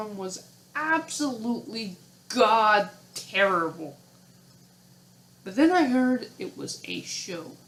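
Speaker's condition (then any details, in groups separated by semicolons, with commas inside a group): No condition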